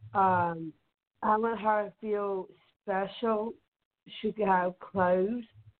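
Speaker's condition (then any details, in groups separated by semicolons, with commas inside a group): Down syndrome; from birth; young woman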